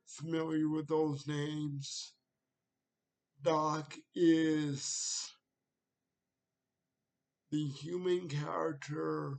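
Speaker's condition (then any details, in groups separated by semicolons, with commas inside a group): Cerebral palsy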